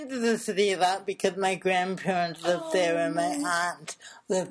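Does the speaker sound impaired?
Yes: cerebral palsy; since birth, brain damage to motor area of brain, affects speech and body movement; speech therapy on and off through life, especially in childhood; improved with speech therapy.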